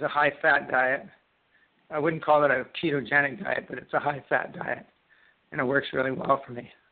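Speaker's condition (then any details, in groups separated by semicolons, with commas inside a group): Parkinson's disease; left-sided onset, smell and taste loss first, left index finger tremor, no medication, one brain therapy; left hand weakness and poor dexterity, shuffle walking, freezing about two years, brain fog, daily exercise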